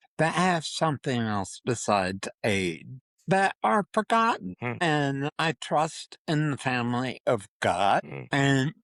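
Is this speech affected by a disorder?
Yes: Parkinson's disease.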